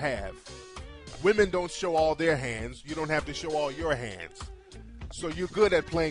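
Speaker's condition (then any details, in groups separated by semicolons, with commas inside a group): No condition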